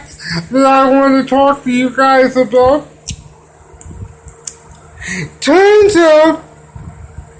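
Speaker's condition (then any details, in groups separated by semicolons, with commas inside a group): Cerebral palsy; wheelchair user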